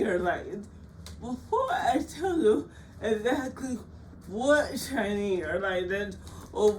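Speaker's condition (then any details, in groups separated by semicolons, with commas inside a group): Cerebral palsy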